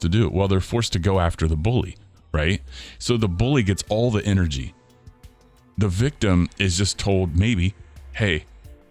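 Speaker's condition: No condition

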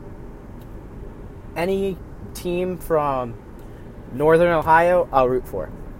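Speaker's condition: No condition

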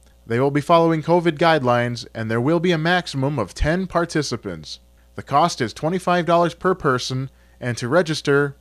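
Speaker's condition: No condition

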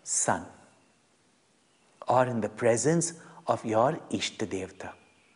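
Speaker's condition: No condition

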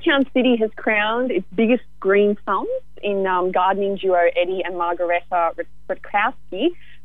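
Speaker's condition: No condition

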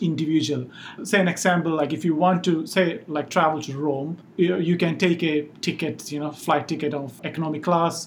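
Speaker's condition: No condition

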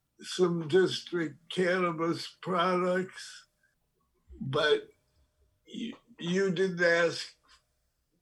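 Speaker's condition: Parkinson's disease; tremor

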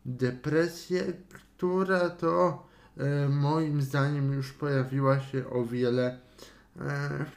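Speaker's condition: Cerebral palsy; wheelchair user

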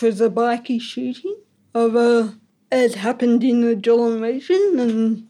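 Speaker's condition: Ataxic cerebral palsy; birth trauma, five weeks premature, resuscitated, diagnosed three, impaired coordination, balance, crutches outside, f33, slower handwriting

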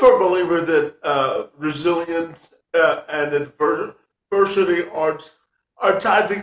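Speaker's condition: Cerebral palsy; severe

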